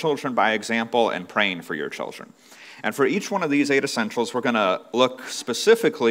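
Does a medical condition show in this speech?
No.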